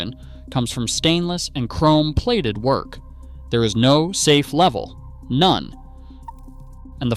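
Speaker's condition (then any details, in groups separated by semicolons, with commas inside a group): No condition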